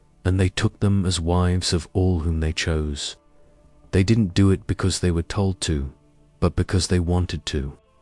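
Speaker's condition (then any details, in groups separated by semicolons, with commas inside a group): No condition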